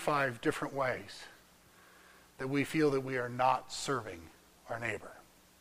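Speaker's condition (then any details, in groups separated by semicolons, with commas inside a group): No condition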